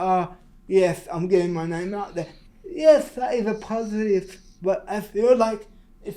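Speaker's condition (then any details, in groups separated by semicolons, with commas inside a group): Cerebral palsy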